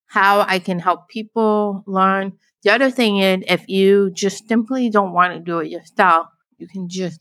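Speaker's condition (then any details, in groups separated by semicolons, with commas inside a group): Deafblind, born deaf; hearing aid on right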